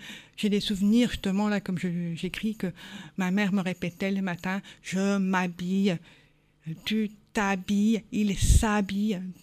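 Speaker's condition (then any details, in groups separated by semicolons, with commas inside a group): Born deaf; congenital deafness, heard no sound at birth, hearing aid, lip reading, sign language learned in high school; learned to speak through years of speech therapy, learned p/b distinctions, speaks like hearing person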